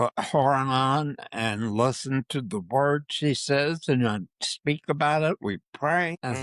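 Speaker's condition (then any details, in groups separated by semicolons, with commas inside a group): Parkinson's disease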